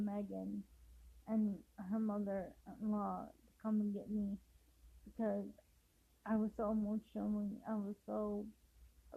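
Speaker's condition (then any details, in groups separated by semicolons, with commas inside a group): Cerebral palsy; affects walking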